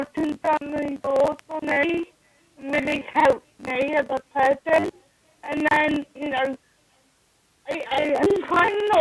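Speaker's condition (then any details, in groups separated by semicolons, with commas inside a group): Cerebral palsy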